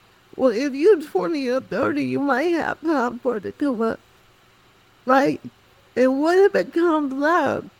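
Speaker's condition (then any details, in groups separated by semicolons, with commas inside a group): Cerebral palsy; speech affected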